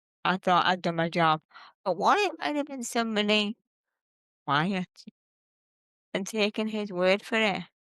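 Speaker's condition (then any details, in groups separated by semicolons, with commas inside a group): Cerebral palsy; present since birth, legs affected, childhood leg operations; mostly uses wheelchair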